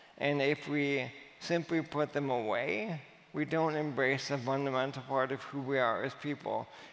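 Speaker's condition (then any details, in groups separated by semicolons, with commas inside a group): Amyotrophic lateral sclerosis; voice and hands affected; speech audibly affected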